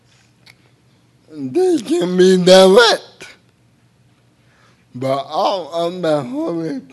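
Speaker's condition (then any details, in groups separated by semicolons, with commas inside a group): Cerebral palsy; involuntary hand movements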